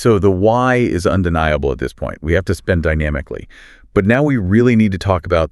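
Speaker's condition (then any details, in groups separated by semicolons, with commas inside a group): No condition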